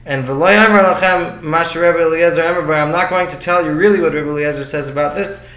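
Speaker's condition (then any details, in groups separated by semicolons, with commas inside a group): No condition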